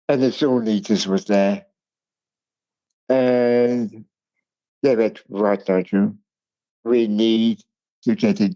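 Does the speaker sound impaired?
Yes: cerebral palsy; speech impairment.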